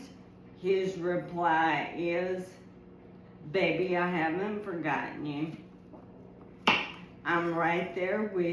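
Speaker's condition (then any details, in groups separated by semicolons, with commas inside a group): ALS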